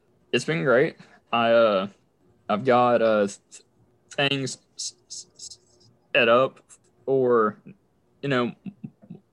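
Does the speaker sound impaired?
Yes: stuttering; stutter since young age, long-standing, classroom presentation speaking accommodation; stutter obvious to listeners, frequent uh fillers and pauses, speaking a challenge and stressful; here repeated sounds, prolonged sounds.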